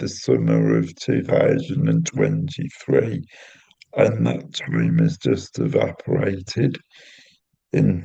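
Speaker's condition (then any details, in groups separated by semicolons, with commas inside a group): Cerebral palsy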